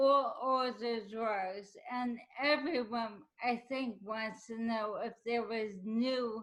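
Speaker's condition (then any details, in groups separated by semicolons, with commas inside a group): ALS; speech affected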